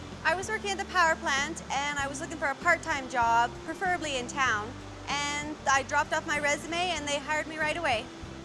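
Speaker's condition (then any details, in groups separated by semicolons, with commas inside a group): No condition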